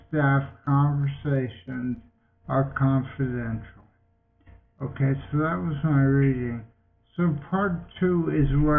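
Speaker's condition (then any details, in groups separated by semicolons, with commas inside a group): Multiple sclerosis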